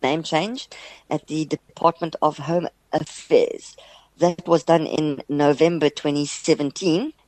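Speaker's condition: Stutter; stutter developed in childhood with onset of depression, caused by depression, quite bad; quite a bad stutter earlier, now almost not noticeable; prolonged sounds

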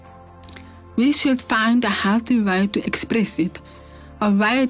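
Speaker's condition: Hearing loss with cochlear implants, 97% hearing loss, severe; learned early to speak like hearing person, mother bonita drew out language, not natural

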